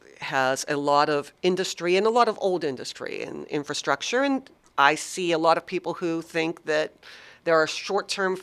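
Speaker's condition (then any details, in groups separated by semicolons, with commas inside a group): No condition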